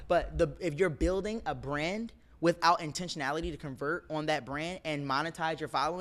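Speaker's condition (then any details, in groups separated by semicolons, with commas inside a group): No condition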